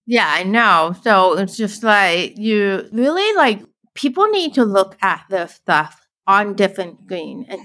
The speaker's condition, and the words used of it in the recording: Deafness. I just sign, it's actually easier for me to sign in my video, because signing and talking, speaking English, are actually two different languages.